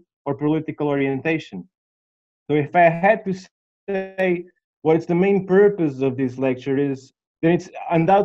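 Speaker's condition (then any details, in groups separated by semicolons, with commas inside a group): No condition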